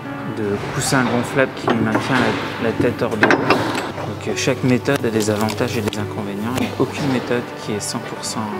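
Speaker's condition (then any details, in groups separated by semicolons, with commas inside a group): No condition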